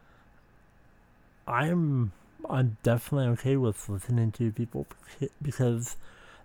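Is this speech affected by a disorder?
Yes: speech impediment.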